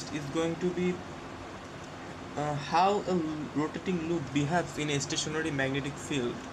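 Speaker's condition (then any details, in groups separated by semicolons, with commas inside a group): No condition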